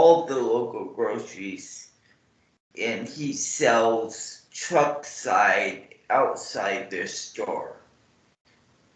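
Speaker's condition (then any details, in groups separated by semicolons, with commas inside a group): Cerebral palsy; morning medication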